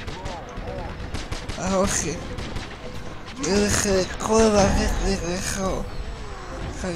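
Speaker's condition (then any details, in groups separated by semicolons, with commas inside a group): Cerebral palsy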